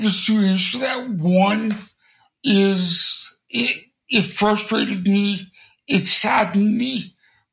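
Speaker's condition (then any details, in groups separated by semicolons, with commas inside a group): Cerebral palsy; congenital, since birth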